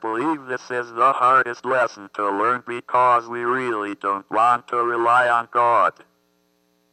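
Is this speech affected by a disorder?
Yes: athetoid cerebral palsy; communication box.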